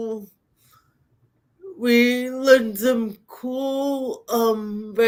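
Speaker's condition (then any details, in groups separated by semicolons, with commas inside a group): Cerebral palsy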